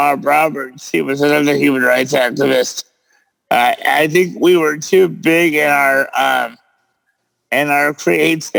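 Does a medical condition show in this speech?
Yes: cerebral palsy; present since birth.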